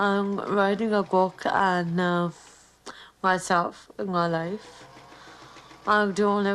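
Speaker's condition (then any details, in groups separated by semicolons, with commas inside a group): Cerebral palsy; mild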